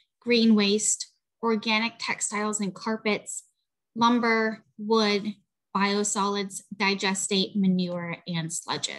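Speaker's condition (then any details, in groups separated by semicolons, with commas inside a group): No condition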